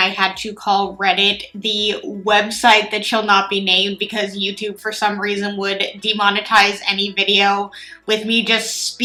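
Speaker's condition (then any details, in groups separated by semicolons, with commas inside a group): No condition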